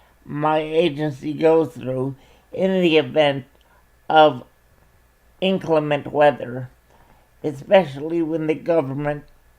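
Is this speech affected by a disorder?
Yes: cerebral palsy.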